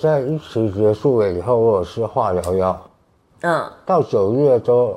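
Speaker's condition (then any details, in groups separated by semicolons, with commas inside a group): Tongue cancer, partial glossectomy; right tongue cancer, stage 2 resected, recurred about age 50, two-thirds right tongue removed, flap reconstruction; eating and speaking affected after resection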